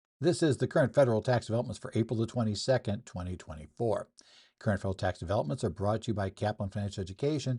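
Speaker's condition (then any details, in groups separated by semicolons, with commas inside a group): No condition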